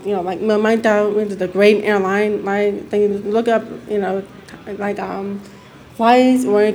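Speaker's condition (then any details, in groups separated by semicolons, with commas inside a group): Deafness; signs with family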